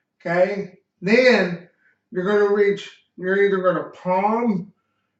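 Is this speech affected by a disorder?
Yes: cerebral palsy; slight speech impediment.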